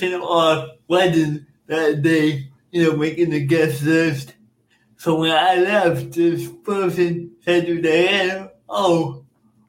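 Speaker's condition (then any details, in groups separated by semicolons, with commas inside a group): Cerebral palsy; speech impairments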